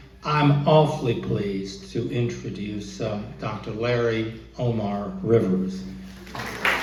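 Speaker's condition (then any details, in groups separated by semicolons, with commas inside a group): No condition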